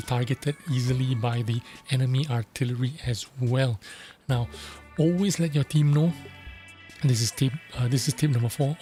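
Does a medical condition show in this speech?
No.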